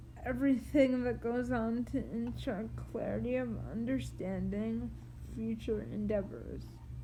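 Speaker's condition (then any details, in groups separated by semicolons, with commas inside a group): Triplegic cerebral palsy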